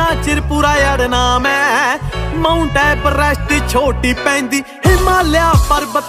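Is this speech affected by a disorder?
No.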